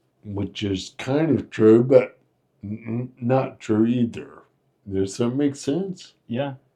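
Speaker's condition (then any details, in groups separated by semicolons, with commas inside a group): Friedreich's ataxia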